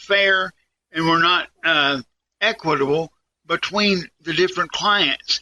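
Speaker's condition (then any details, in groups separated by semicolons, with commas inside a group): Cerebral palsy; present from birth, quadriplegic, wheelchair most of life; can still talk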